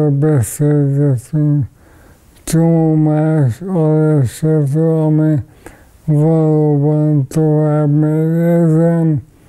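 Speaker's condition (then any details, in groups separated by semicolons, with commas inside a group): ALS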